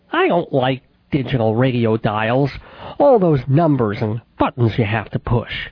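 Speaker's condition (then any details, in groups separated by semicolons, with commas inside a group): Cleft palate with lisp, cleft lip and palate, mild; back of throat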